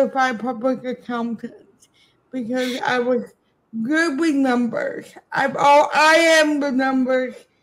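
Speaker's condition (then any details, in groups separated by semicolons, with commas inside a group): Cerebral palsy; speech affected, sounds like past stroke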